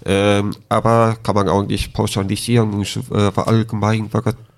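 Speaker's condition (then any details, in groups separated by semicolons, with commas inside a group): Deafness with cochlear implant, congenital deafness; speech still audibly affected per host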